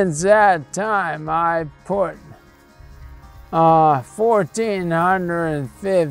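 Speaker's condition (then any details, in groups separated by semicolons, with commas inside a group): Primary lateral sclerosis; affects balance and movement; about 5 years since onset, trouble walking, recumbent trike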